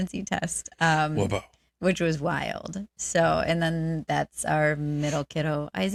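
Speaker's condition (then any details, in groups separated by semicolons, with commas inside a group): No condition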